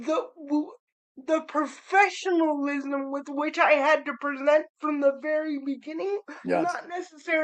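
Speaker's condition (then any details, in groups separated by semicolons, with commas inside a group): Cerebral palsy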